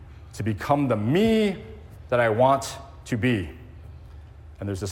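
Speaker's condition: No condition

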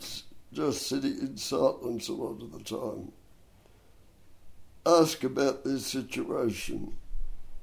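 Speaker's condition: Dystonia and cerebral palsy; hard-to-diagnose

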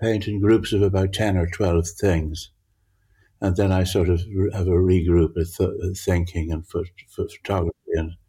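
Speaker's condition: Parkinson's; altered visual perception

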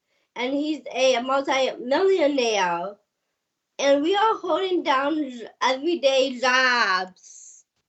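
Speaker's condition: Down syndrome

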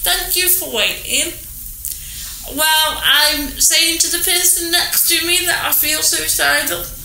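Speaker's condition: Cerebral palsy; relies on power chair, needs help with eating, drinking and all daily tasks, employs own staff team

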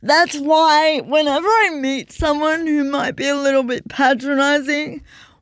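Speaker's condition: Cerebral palsy; full-time wheelchair user

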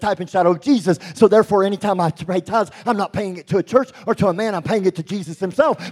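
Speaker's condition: Cleft lip and palate; congenital

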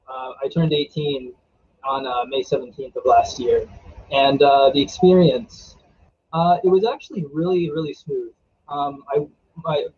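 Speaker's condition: No condition

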